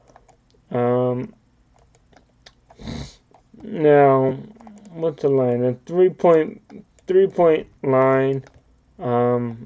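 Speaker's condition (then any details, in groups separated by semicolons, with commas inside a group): Cerebral palsy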